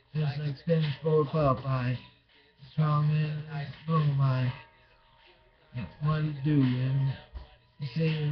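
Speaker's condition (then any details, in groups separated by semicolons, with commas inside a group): Brain injury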